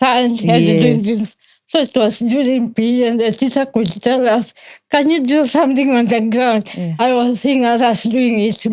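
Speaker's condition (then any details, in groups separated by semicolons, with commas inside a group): Cerebral palsy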